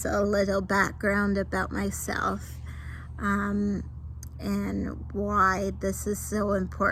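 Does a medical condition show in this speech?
Yes: mild cerebral palsy; mild form from birth.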